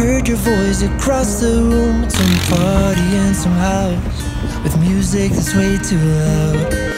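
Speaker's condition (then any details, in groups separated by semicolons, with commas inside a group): No condition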